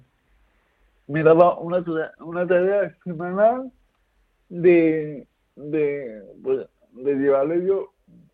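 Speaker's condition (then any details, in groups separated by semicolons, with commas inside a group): Cerebral palsy; mainly physical effects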